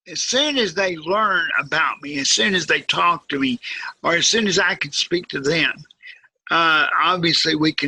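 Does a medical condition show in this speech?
Yes: cerebral palsy, severe; needs overnight care.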